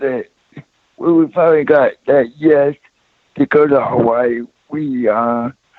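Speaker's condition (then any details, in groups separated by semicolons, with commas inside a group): Cerebral palsy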